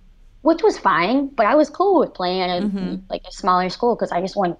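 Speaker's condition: Cleft lip and palate; severe congenital cleft lip and palate, 23 surgeries by 17, ischemic stroke at 18, post-stroke seizures; after stroke unable to speak, write or converse, dyslexia, speech pathologist and cognitive therapy, speech regained

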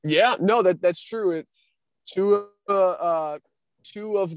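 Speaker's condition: No condition

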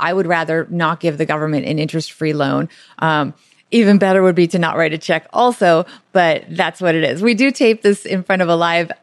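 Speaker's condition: No condition

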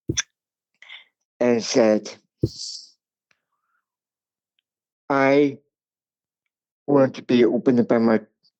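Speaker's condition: Cerebral palsy; second-hand manual wheelchair from friend

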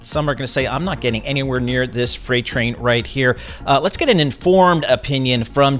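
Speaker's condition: No condition

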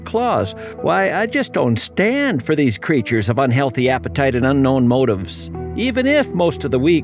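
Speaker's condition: No condition

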